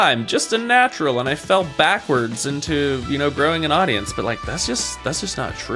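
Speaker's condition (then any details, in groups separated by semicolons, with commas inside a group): No condition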